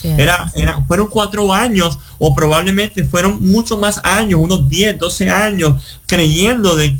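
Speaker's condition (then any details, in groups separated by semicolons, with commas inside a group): Cleft lip and palate; born with no chance of speaking, now speaks, speaks a lot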